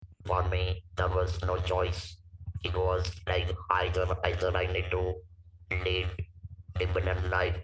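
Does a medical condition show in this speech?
Yes: laryngectomy for vocal cord cancer, stage 4 vocal cord cancer; speaks with electrolarynx; tracheostomy.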